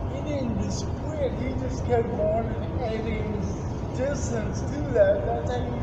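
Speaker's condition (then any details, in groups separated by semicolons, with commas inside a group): Cerebral palsy; active lifestyle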